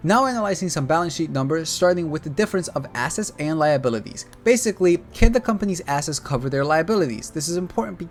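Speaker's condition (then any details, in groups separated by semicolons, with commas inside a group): No condition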